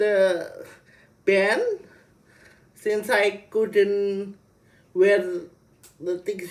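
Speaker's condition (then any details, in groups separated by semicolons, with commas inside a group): Cerebral palsy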